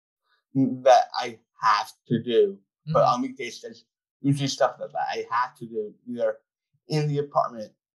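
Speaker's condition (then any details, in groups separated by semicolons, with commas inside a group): Down syndrome; gave TEDx talk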